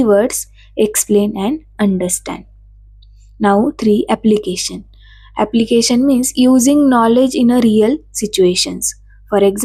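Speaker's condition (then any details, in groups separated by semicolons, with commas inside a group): No condition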